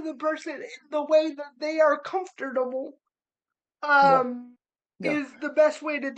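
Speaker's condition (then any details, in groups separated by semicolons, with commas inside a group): Cerebral palsy; spastic, affects fine motor skills and hands; slightly slurred, spastic vocal cords, tone of voice changes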